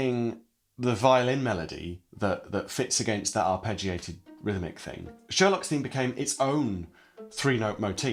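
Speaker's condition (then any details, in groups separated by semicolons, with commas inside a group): No condition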